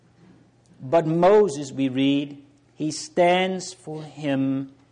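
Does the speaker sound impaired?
No.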